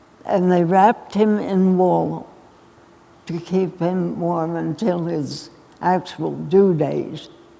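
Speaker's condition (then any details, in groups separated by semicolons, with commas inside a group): Essential tremor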